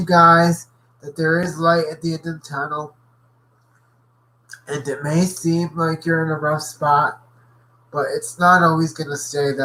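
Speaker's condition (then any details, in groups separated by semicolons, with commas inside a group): Cerebral palsy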